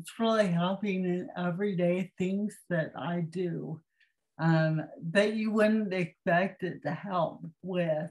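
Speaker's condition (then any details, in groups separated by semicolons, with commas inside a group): Cerebral palsy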